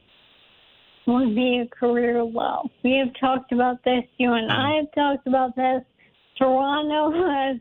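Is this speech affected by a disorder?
Yes: ALS; diagnosed a while back.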